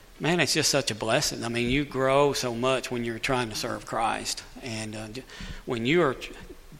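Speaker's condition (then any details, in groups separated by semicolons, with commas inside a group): Cleft lip and palate; lip scar hidden by mustache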